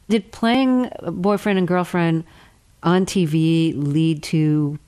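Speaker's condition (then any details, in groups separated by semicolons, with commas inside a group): No condition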